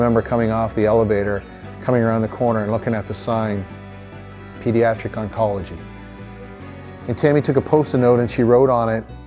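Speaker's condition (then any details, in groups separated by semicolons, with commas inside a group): No condition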